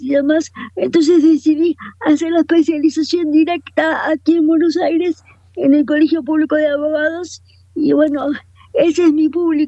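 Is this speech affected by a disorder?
Yes: cerebral palsy; motor disability, described as quadriparalysis, wheelchair user, phone on mounted holder; speech affected along with mobility, confirmed by speaker.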